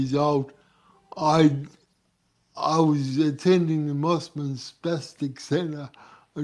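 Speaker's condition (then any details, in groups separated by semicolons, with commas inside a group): Cerebral palsy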